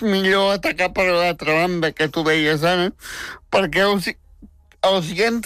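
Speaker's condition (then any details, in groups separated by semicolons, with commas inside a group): Spastic tetraplegic cerebral palsy; worked hard to make people understand speech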